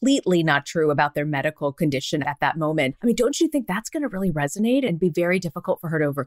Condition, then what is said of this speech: None; typical speech.